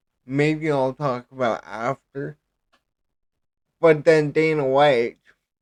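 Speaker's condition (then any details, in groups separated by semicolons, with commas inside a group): Cerebral palsy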